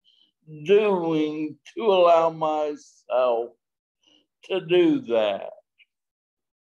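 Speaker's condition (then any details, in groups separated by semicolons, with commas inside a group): Traumatic brain injury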